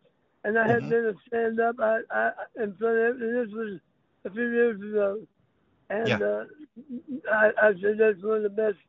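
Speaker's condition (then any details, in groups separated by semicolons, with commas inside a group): Throat cancer; throat cancer survivor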